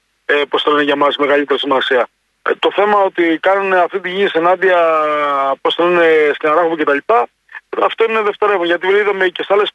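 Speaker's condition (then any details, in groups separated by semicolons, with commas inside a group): No condition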